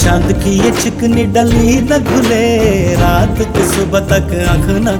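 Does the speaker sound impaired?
No.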